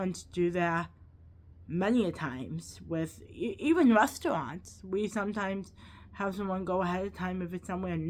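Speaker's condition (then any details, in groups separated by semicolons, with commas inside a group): Cerebral palsy, quadriplegic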